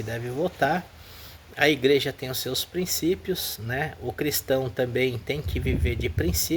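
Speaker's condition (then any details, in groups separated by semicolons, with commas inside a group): No condition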